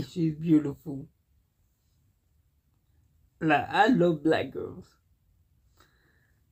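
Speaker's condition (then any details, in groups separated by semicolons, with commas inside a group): Cerebral palsy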